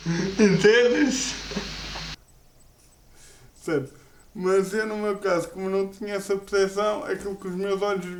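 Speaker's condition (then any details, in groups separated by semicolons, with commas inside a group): Cerebral palsy; uses a wheelchair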